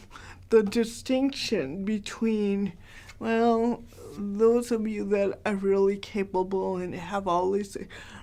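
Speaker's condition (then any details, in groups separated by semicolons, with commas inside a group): Cerebral palsy, mild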